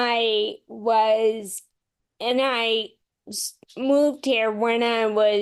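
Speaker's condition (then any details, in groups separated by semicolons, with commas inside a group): Friedreich's ataxia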